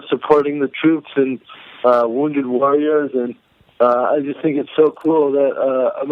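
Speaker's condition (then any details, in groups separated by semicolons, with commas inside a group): Cerebral palsy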